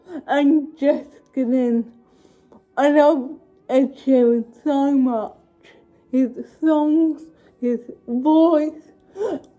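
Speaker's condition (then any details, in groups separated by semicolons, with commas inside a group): Cerebral palsy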